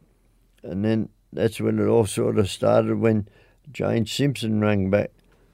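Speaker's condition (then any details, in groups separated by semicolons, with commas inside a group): Motor neurone disease; progressive decline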